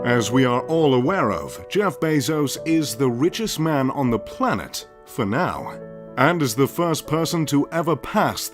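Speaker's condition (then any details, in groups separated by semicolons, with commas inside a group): No condition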